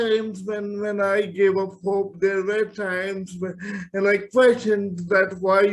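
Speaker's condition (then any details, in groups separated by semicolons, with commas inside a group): Cerebral palsy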